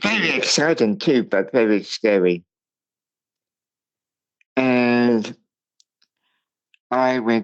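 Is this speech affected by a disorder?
Yes: cerebral palsy; wheelchair user since age 28, second-hand manual wheelchair from friend, attended speech impairment boarding school.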